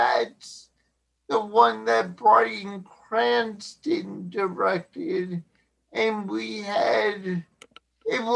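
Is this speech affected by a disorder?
Yes: cerebral palsy.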